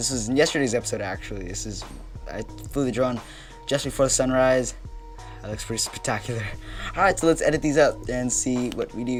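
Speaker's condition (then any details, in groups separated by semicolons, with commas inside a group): No condition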